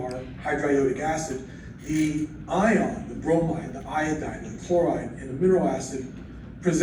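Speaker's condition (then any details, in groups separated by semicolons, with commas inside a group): No condition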